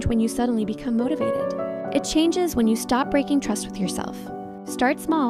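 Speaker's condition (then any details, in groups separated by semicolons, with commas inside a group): No condition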